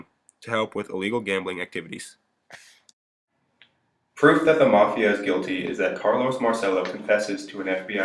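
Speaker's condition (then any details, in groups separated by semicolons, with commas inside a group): No condition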